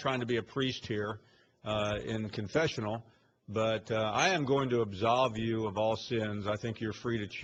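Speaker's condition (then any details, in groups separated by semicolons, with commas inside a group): No condition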